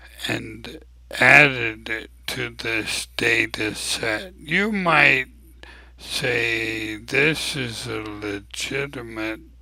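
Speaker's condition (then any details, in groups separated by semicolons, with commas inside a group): ALS; abnormally slow voice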